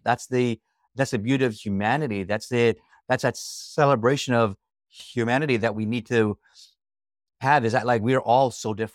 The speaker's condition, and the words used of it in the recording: Stuttering. And I was stuck in a block like that for God, what felt like 30 seconds or a minute.